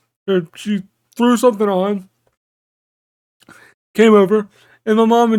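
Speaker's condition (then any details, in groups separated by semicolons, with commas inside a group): Cerebral palsy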